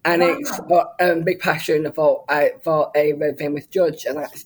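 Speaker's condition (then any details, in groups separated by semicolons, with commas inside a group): Down syndrome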